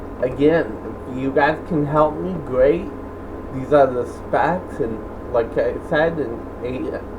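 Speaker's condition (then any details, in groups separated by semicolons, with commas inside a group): Cerebral palsy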